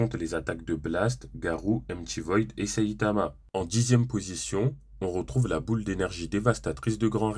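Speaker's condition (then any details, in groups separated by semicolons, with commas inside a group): No condition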